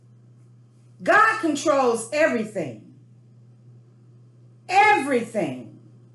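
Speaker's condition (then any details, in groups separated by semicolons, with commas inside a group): No condition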